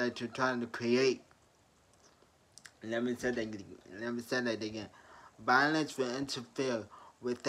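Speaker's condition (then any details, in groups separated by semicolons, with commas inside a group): Traumatic brain injury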